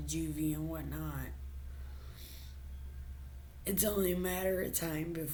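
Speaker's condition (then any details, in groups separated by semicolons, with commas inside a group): Brain injury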